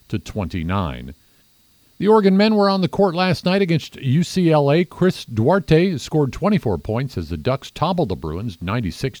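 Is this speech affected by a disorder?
No.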